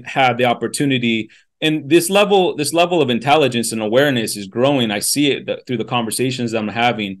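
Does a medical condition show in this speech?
No.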